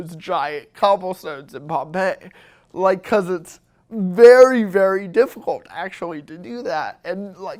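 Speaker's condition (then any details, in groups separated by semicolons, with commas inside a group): Cerebral palsy; birth hemorrhages, uses forearm crutches; walking on uneven ground very difficult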